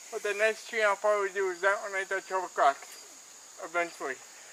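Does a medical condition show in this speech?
Yes: cerebral palsy.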